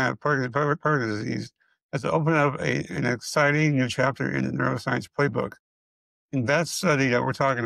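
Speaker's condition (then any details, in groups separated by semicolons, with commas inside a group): Multiple system atrophy; voice pitch goes up and down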